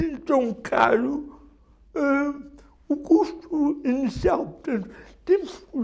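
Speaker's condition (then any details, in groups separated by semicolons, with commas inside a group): Cerebral palsy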